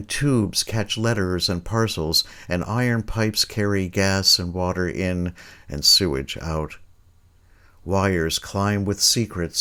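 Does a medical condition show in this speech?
No.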